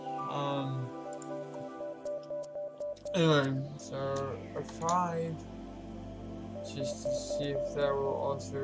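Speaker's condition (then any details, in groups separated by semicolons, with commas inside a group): Cerebral palsy; affects legs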